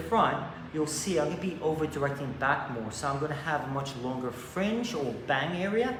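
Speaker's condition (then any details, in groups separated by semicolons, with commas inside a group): No condition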